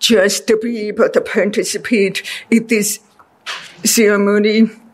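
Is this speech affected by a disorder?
Yes: deafness; speech therapy with Mindy Kobomis most of life, learning to talk, hear, pronounce words.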